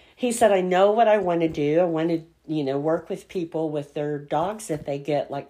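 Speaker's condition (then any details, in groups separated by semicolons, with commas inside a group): Cleft palate; congenital, palate surgery at 9 months, Arkansas plastic surgeon, frequent ear infections, multiple ear tube surgeries; soft palate strengthening exercises from speech pathologist mother, no bony palate, speech learned differently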